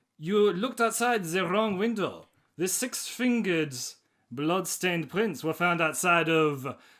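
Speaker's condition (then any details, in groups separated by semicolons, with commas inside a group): No condition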